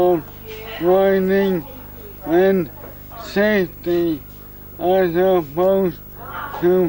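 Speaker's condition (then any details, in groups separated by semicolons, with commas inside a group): Motor neuron disease; muscles not doing what they should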